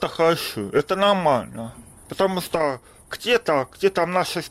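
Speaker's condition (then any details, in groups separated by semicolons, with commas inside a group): Deafness, congenital; able to speak despite poor hearing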